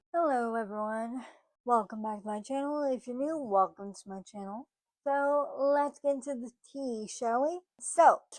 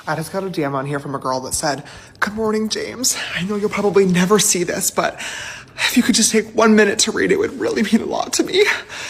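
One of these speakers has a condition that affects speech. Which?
The first: cerebral palsy, spastic; from birth, muscle spasms.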